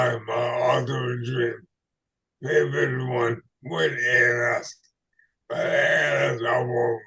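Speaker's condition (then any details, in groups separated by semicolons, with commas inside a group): ALS/MND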